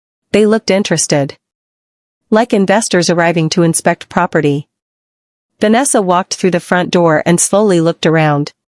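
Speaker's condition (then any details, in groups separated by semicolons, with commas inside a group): No condition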